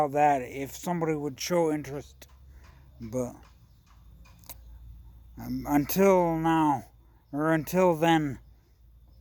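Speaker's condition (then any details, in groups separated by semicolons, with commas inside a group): Traumatic brain injury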